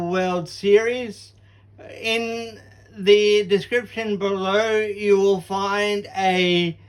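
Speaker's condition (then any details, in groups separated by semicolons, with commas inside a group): Cerebral palsy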